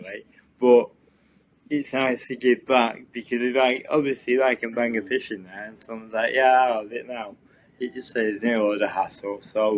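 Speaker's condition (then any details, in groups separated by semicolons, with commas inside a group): Cerebral palsy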